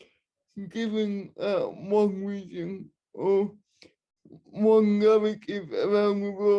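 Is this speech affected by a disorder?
Yes: cerebral palsy, spastic and dyskinetic.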